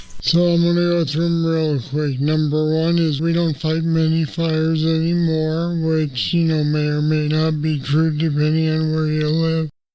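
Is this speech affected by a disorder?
Yes: Parkinson's disease; deep brain stimulators.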